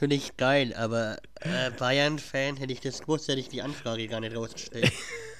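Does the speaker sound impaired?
Yes: cleft palate; has a cold at recording; cleft palate audible in speech, plus cold at recording.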